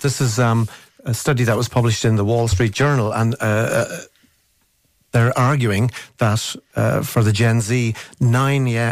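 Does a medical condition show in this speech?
No.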